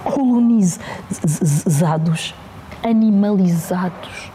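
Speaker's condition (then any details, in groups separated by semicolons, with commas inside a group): Stuttering; effortful control to avoid stuttering, sometimes unavoidable, slow greetings, callers hung up, listeners must slow down; prolonged sounds, blocks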